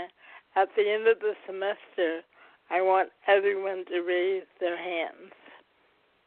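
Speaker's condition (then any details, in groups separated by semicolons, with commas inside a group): Cerebral palsy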